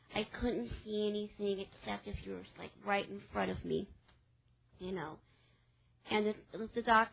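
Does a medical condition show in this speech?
Yes: cleft palate; congenital, repaired age 3, 14 adult teeth missing, dental surgeries, hip bone graft above upper lip; infant feeding difficulty with weight loss, ongoing dental problems.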